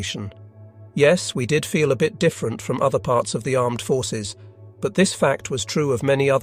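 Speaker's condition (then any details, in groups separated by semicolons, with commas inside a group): No condition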